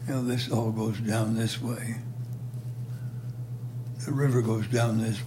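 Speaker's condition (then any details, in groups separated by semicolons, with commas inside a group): Parkinson's; severe, says unable to move anything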